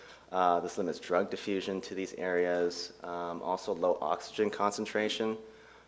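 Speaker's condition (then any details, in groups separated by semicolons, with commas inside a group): No condition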